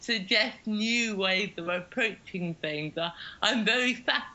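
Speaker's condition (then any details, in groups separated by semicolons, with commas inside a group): Cerebral palsy; cerebral palsy since childhood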